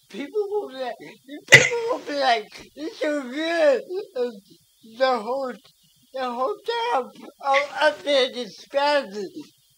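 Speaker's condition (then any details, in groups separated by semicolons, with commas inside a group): Cerebral palsy; speech affected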